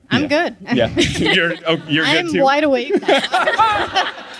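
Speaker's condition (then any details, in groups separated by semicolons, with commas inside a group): No condition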